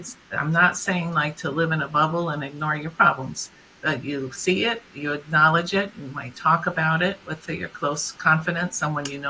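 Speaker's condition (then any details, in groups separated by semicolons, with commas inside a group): No condition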